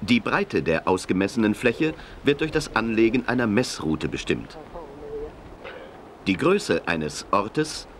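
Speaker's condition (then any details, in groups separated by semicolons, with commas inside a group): No condition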